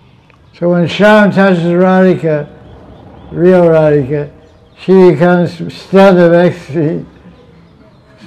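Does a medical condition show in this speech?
Yes: deafness; self-reported; fluent spoken lecture, reads translations aloud, relies on audience feedback for volume.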